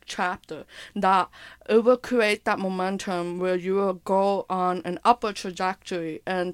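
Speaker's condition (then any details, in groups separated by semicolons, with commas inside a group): Hearing impairment with speech impairment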